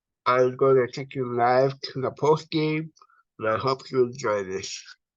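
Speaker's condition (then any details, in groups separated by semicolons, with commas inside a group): Cerebral palsy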